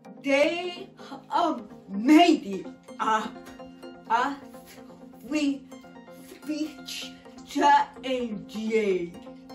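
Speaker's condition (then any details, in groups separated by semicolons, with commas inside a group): Speech apraxia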